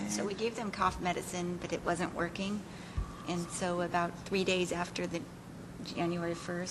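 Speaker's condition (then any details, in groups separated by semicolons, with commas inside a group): No condition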